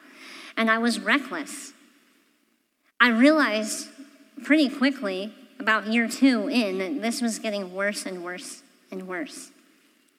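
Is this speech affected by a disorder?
Yes: cleft palate; congenital.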